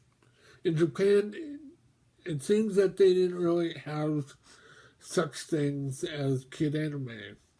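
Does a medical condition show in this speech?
Yes: mobius syndrome.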